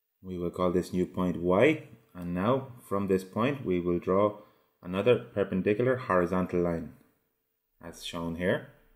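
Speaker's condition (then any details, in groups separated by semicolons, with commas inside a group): No condition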